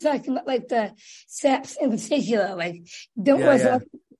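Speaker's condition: Down syndrome; developmental disability from birth

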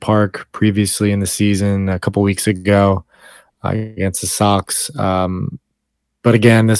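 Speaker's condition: No condition

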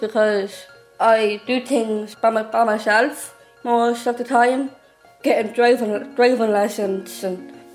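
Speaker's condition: Down syndrome; intellectual disability, age 20

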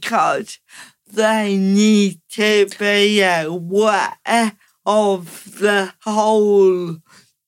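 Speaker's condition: Cerebral palsy; voice is literally the disability

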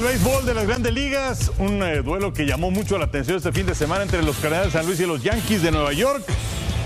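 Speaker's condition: No condition

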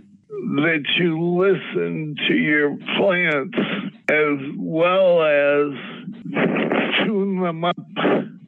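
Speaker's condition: Parkinson's disease; diagnosis led to medicinal cannabis use; medical cannabis for Parkinson's symptoms

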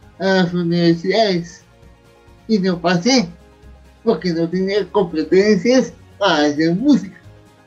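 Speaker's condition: Cerebral palsy; near death as newborn

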